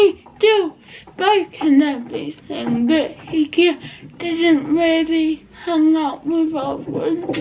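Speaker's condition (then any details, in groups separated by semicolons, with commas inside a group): Cerebral palsy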